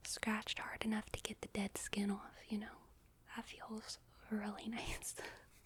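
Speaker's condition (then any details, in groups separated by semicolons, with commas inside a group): No condition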